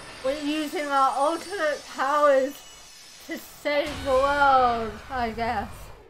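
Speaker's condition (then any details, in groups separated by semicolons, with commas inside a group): Cerebral palsy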